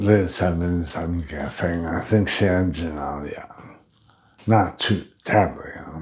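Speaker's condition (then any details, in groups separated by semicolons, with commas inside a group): Brain injury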